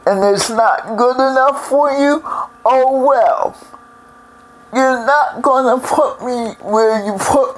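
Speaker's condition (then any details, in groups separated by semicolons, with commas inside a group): Cerebral palsy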